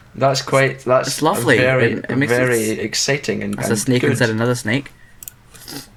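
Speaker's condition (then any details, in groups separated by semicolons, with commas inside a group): No condition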